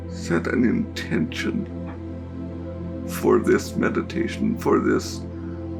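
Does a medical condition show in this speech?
Yes: cerebral palsy; diagnosed at birth.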